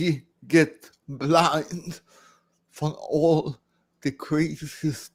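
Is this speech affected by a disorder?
Yes: cerebral palsy, severe.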